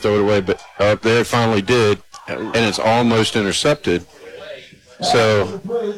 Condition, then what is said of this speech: No condition.